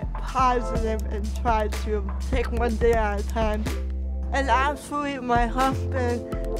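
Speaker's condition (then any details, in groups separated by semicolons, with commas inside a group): Cerebral palsy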